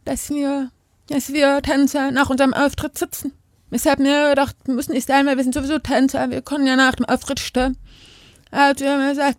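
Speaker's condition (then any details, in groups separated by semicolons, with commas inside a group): Deafness; speaks and signs, bilingual, hearing people forget deafness because speaks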